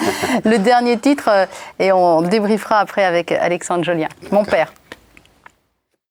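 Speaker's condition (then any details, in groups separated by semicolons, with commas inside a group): No condition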